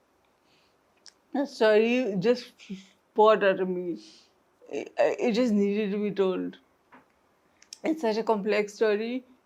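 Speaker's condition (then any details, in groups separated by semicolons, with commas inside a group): Traumatic brain injury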